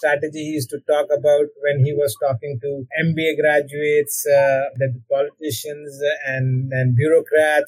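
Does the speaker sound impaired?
No.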